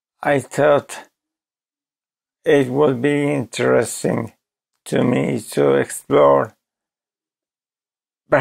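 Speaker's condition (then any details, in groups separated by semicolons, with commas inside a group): ALS; voice severely damaged, hard to understand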